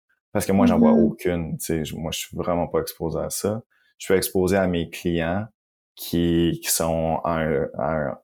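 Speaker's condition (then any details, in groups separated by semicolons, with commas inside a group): Stuttering; ongoing adult stuttering; repeated sounds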